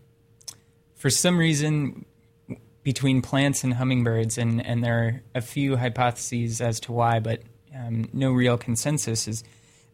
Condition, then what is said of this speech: No condition.